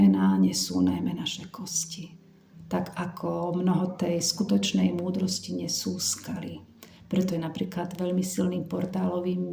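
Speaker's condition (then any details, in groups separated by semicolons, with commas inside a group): No condition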